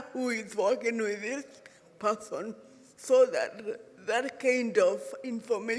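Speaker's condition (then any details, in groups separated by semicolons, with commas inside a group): Cerebral palsy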